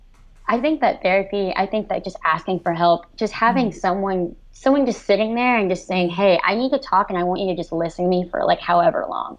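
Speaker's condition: Cleft lip and palate, severe

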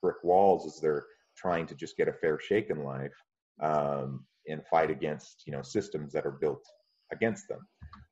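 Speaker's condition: No condition

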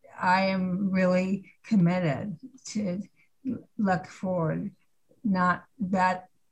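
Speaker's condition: Aphasia after stroke; two strokes one month apart, artery dissection blocking blood flow, symptoms came on slowly, ten and a half years ago; about ten and a half years post stroke, three years of speech, occupational, physical therapy; writing slow

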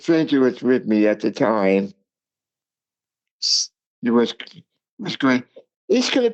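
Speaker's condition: Cerebral palsy; speech impairment

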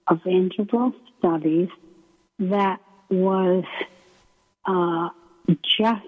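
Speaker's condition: ALS; can no longer transfer self

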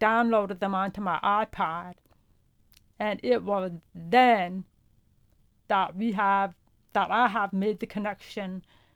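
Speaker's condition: Profound deafness; feedback over hearing aids

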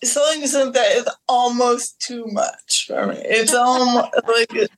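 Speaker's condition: Cerebral palsy; physical disability

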